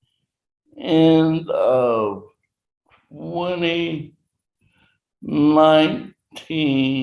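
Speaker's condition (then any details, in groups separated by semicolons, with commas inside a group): Traumatic brain injury; 39 years since injury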